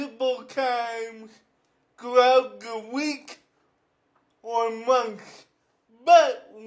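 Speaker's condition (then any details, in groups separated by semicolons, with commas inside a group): Cerebral palsy; affects whole body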